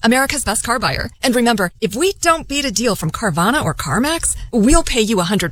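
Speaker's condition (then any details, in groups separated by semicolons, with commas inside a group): No condition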